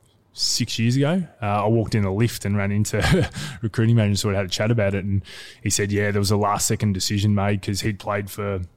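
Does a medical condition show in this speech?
No.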